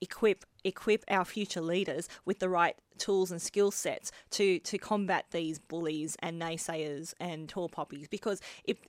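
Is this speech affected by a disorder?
Yes: bilateral cleft lip and palate; congenital bilateral, lip and palate did not fuse before birth, multiple hospital operations before school age; adult.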